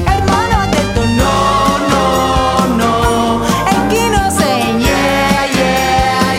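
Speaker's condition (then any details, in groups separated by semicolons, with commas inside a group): No condition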